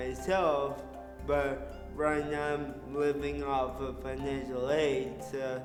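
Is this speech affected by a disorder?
Yes: cerebral palsy; diagnosed shortly after birth.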